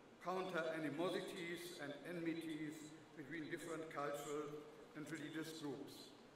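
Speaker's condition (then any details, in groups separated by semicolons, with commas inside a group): No condition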